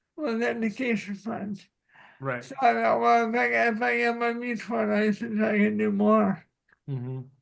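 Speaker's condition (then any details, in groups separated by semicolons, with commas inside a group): Cerebral palsy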